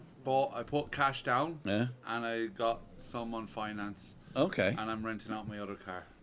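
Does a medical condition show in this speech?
No.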